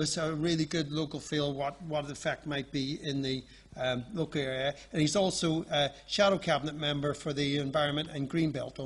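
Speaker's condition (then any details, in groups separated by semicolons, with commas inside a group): No condition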